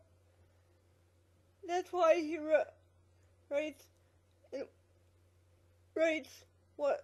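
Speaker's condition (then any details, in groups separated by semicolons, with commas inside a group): Quadriplegic cerebral palsy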